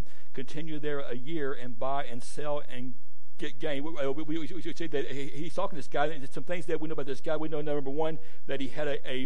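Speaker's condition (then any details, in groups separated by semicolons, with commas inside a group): Stuttering; once felt speech made preaching impossible; preaching a sermon, prays for clarity of speech; jokes listeners probably haven't noticed; repeated words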